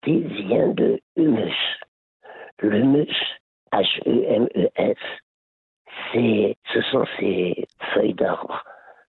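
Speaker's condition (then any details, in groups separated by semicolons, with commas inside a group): Laryngeal cancer; laryngeal cancer linked to heavy smoking, quit over 20 years ago, later lung cancer, part of lung removed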